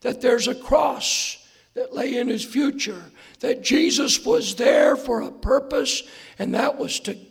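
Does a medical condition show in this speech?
Yes: hoarseness after vocal cord surgery; earlier doctor attributed voice problem to aging, sought second opinion; post-surgery check few days ago, surgeon says vocal cords look much better, straight lines; hard for listeners to hear, not smooth.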